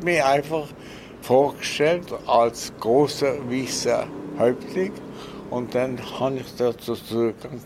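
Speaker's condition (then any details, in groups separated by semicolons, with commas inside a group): Stroke; stroke after a broken leg, aged 83; recovering, generally much better, rebuilding lost language skills, returning slowly; sometimes speaks a bit slowly, lost some learned local West African languages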